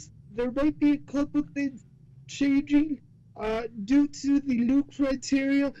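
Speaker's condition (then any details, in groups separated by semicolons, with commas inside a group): Cerebral palsy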